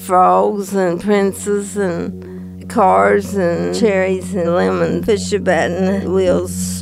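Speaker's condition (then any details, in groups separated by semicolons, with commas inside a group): Parkinson's disease; onset in early 50s, full body tremor with fall, Requip for 7 to 8 years; off Requip, tremors a lot worse, trouble walking, recently got cane, uses walker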